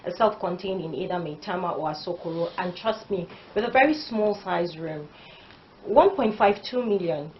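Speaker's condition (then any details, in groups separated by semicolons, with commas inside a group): No condition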